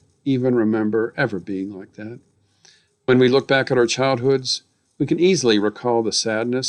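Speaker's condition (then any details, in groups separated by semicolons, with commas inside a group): No condition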